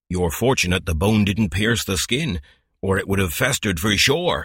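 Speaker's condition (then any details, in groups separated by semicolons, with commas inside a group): No condition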